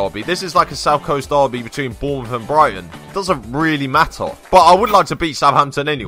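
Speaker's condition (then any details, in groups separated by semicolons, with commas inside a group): No condition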